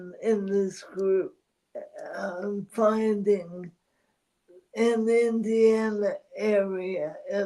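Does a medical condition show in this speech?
Yes: ALS; two neck discs replaced; voice strains with talking, needs voice rest.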